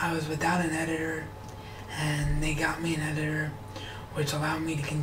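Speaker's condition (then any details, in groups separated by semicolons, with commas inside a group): Cerebral palsy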